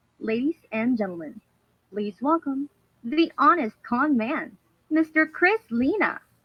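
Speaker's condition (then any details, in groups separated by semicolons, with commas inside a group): No condition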